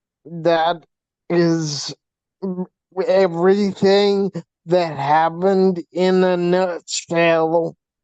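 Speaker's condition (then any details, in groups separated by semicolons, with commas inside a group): Facial paralysis from hydrocephalus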